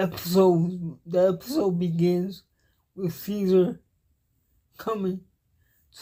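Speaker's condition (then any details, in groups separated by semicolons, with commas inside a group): Cerebral palsy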